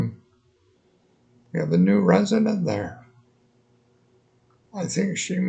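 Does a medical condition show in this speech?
Yes: multiple sclerosis; lives in care home.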